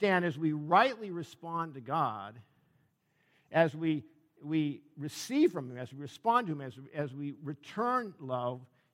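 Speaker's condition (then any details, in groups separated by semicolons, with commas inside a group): No condition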